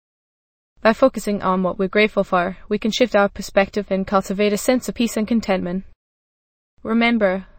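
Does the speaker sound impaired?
No.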